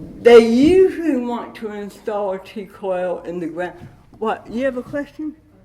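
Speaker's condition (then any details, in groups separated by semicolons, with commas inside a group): Cerebral palsy with dystonia; dystonia, likely from cerebral palsy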